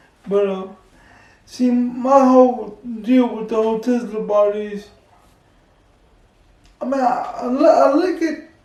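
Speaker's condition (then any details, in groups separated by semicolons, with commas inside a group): Cerebral palsy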